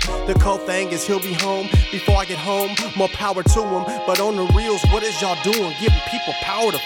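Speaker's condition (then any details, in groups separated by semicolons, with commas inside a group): No condition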